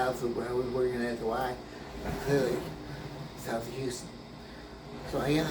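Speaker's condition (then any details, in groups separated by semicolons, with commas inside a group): Brain injury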